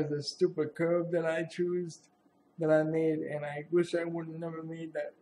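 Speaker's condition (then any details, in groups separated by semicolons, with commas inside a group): Cerebral palsy; sometimes hard to speak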